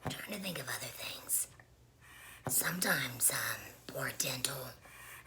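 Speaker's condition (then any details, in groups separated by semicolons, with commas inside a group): Laryngectomy; laryngectomy after throat cancer; hoarse after intubation, speech therapy helped little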